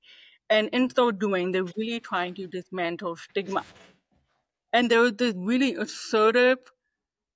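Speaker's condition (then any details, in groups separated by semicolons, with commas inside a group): Deafness, 98% hearing loss; deaf since childhood, no cochlear implant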